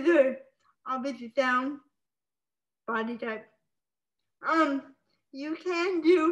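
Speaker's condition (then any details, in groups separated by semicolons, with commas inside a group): Spastic cerebral palsy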